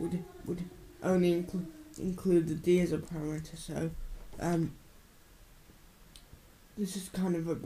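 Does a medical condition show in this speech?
Yes: cerebral palsy.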